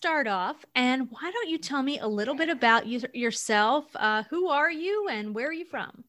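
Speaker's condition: No condition

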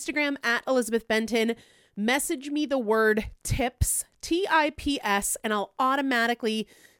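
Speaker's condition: No condition

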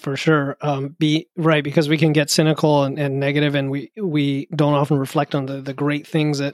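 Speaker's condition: No condition

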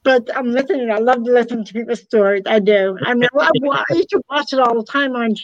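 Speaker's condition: Hard of hearing, cochlear implant

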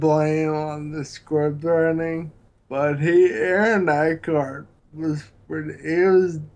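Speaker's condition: Friedreich's ataxia; degenerative neurological disease, diagnosed around age 16, affects balance, coordination and heart, no cure or treatments

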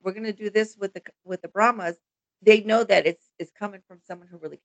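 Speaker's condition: No condition

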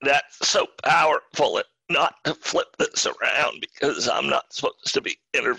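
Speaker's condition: Spasmodic dysphonia; throat muscles spasm

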